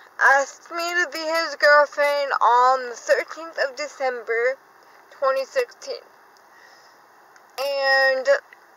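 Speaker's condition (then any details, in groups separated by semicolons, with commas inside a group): Cerebral palsy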